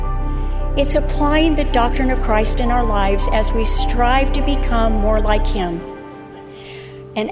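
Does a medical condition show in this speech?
No.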